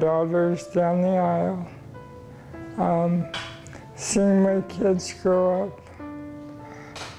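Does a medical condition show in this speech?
Yes: ALS.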